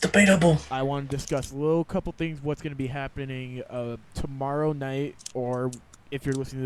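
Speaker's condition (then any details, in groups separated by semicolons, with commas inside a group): No condition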